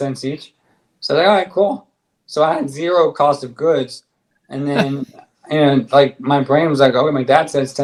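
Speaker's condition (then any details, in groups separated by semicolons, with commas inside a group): ALS; on drug, stronger bite, speaks better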